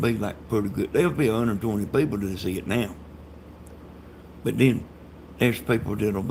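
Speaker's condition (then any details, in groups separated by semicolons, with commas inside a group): Brain bleed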